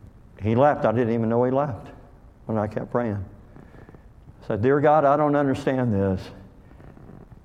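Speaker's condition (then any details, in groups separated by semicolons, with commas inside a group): Cleft lip and palate; called hair lip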